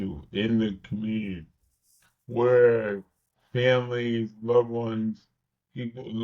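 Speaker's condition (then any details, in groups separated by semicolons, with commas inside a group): Cerebral palsy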